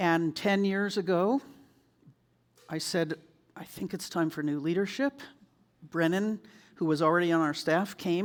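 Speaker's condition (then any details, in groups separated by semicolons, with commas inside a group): No condition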